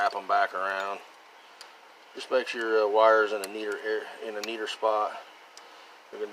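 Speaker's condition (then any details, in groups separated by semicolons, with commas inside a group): No condition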